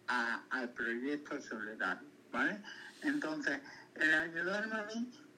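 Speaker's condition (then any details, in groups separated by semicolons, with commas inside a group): Cerebral palsy; caused by meningitis in birth canal during birth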